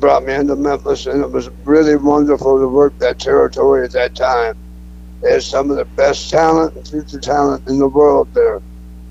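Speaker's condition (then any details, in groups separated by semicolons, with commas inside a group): Throat cancer; cancer survivor, alive and well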